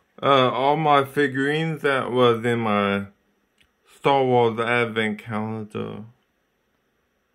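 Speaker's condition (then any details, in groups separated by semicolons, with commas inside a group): Ataxic cerebral palsy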